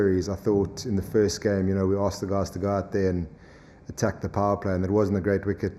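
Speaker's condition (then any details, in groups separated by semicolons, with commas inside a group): No condition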